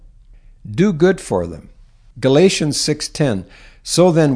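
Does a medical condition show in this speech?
No.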